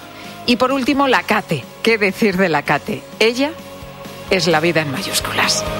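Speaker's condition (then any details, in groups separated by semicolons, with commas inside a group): No condition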